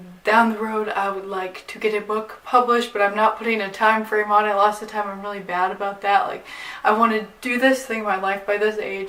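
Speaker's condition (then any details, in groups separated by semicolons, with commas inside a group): No condition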